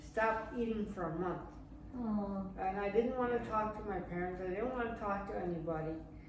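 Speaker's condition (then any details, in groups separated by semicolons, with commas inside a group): Cerebral palsy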